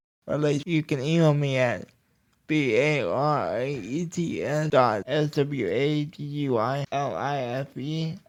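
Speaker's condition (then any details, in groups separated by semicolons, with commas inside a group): Cerebral palsy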